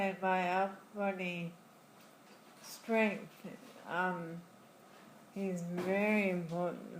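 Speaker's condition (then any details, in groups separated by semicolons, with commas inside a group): Friedreich's ataxia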